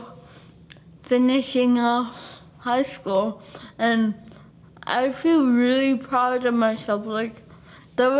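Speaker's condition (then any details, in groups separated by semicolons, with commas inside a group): Cerebral palsy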